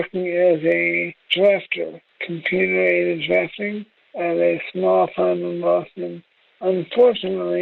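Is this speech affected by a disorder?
Yes: traumatic brain injury; struck from behind, multiple fractures, chipped vertebra.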